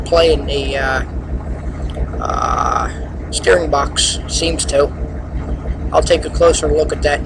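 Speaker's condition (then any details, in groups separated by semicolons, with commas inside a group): No condition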